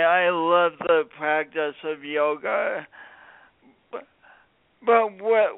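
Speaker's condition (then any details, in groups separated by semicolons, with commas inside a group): Speech impediment from birth injury; oxygen loss on way to emergency room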